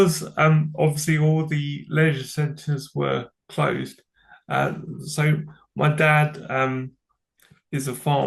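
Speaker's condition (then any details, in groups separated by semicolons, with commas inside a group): Cerebral palsy; from birth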